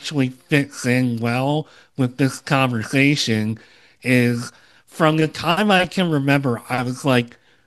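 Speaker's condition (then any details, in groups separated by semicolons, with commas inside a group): Cleft lip and palate, Opitz G/BBB syndrome; congenital cleft lip and palate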